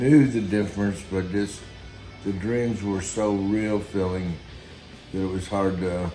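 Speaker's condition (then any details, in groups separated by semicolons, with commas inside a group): Guillain-Barré syndrome; phantom sensations in arms and legs; just over a year since diagnosis, improving, weak right grip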